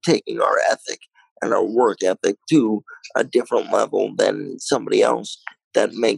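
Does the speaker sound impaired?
Yes: cerebral palsy, mild.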